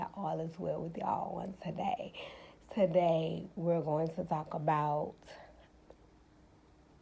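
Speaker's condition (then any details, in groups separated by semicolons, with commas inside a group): Cerebral palsy, spastic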